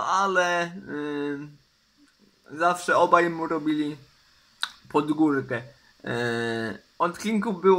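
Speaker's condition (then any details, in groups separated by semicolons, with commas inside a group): Cerebral palsy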